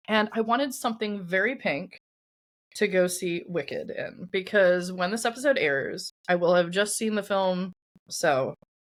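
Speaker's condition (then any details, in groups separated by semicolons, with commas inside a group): No condition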